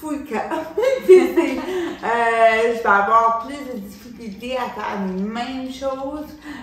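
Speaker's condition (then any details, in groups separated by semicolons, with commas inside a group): Cerebral palsy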